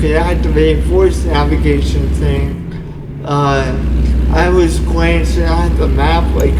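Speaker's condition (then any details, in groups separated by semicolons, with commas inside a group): Cerebral palsy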